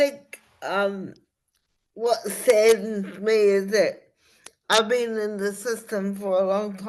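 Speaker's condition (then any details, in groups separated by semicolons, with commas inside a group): Spastic cerebral palsy; aged 52, practising slower movements and rib breathing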